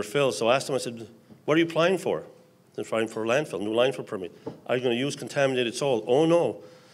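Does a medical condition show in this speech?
No.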